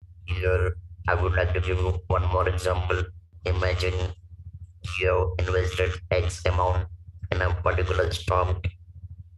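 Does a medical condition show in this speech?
Yes: laryngectomy for vocal cord cancer, stage 4 vocal cord cancer; speaks with electrolarynx; stage 4 vocal cord cancer at 44, Dr. Kultup Patel surgery, tracheostomy, 30 radiotherapy in Ahmedabad; lost natural voice, hoarse then whispering, wrote 3 months, robotic electrolarynx voice, no pitch or emotion.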